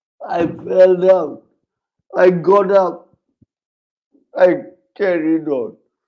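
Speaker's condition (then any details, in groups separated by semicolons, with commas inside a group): Cerebral palsy; present from birth, severe, mainly physical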